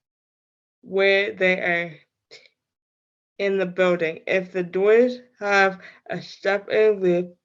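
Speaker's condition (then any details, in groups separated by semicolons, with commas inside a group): Cerebral palsy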